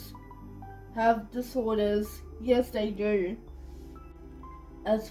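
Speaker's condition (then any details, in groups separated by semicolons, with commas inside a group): Cerebral palsy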